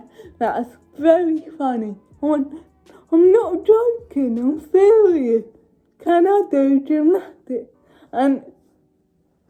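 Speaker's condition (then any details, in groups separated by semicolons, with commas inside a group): Cerebral palsy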